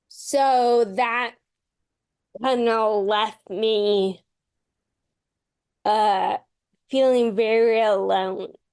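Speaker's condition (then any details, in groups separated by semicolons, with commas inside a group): Friedreich's ataxia; progressive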